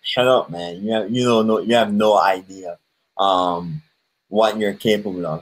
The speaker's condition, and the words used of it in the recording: Cleft palate. You know, I was born with cleft palate, like a speech impediment, and that still didn't hold me back from, you know what I mean, doing it.